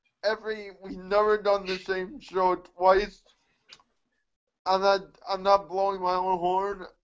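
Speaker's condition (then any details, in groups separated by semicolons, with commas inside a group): Cerebral palsy; mixed quadriplegia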